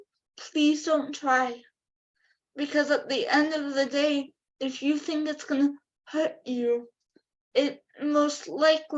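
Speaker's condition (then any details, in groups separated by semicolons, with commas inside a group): Cerebral palsy; affects all four limbs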